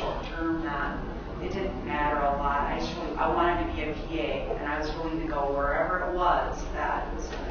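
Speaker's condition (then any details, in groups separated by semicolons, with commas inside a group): No condition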